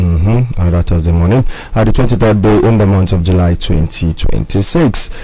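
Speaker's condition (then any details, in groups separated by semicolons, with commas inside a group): No condition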